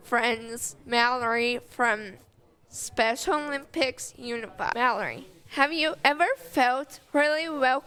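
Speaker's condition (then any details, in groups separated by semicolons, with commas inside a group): Cerebral palsy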